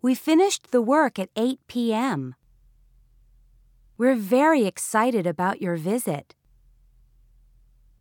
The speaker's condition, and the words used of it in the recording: None; typical speech.